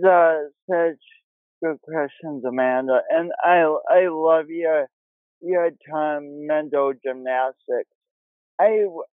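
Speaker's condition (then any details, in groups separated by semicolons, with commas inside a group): Cerebral palsy; started at Sioux Falls YMCA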